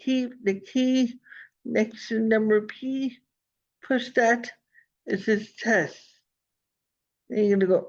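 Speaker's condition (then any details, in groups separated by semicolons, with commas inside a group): Cerebral palsy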